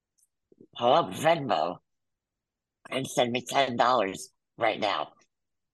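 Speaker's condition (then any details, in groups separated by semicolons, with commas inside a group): Muscular dystrophy; wheelchair user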